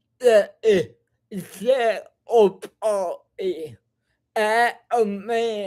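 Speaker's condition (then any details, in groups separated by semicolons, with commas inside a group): Cerebral palsy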